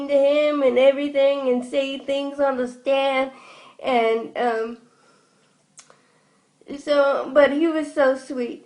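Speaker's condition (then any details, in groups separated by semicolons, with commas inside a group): Cerebral palsy; from birth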